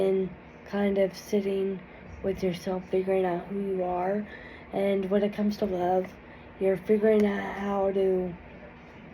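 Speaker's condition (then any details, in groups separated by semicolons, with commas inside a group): Cerebral palsy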